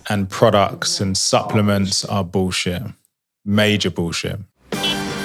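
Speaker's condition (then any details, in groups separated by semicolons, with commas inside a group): No condition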